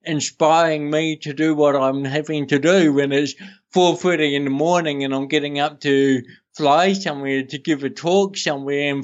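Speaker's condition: Cerebral palsy; fully walking and fully speaking

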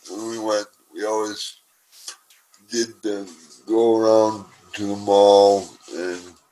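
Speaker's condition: Cerebral palsy; present from birth

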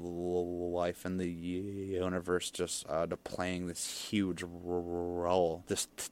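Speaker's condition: Stutter; stutter since childhood, at least age 8, physically bullied for it; still stutters, public speaking and live energy healing sessions still hard, some days easier; no stutter when drunk from age 13, or high on stimulants after 24 hours awake; blocks

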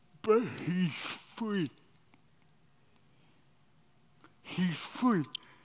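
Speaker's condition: Cerebral palsy

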